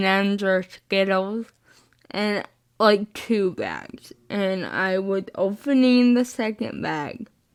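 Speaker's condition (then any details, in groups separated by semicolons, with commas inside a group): Spastic cerebral palsy, mixed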